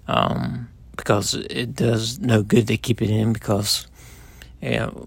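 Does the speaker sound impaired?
Yes: multiple sclerosis; cannot do some things; working out four times a week for weight control, core and balance; slurred words, talking pretty low.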